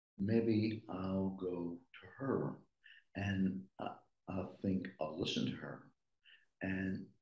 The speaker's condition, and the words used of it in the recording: Aphasia. Do whatever, has helped his brain function to speed up. Which has helped his speech to speed up.